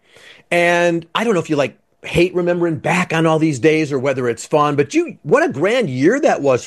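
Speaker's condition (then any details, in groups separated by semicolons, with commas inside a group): No condition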